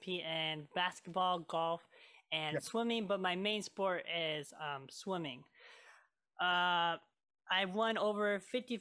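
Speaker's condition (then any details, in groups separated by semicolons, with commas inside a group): Cleft lip and palate; congenital cleft lip and palate, many childhood surgeries, major closure surgery, lip scar, scar removal declined; cleft made eating, talking and singing hard while growing up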